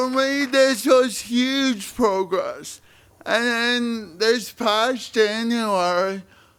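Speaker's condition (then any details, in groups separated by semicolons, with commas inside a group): Spastic cerebral palsy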